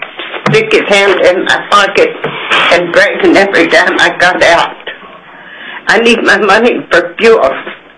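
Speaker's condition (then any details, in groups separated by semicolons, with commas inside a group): Trouble speaking; senior, older adult; self-reported trouble speaking, said to be noticeable, chair said no problem, communicated very clearly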